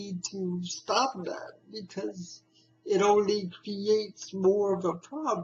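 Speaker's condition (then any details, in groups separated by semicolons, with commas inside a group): Spastic cerebral palsy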